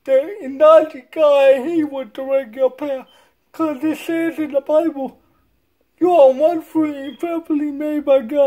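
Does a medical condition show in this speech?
Yes: cerebral palsy; from birth.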